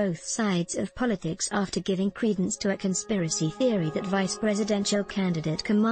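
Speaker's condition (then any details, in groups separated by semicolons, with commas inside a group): No condition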